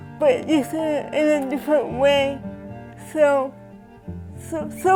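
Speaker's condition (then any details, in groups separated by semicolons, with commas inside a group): Cerebral palsy; right side affected, body curled, physical therapy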